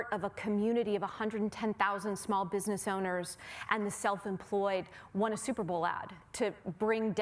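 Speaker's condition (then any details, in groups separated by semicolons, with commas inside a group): No condition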